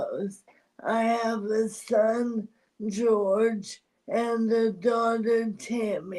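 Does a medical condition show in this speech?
Yes: ALS.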